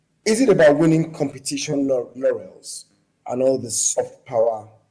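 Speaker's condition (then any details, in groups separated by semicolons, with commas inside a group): No condition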